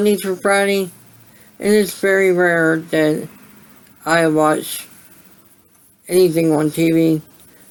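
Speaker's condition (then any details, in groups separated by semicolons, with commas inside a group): Cerebral palsy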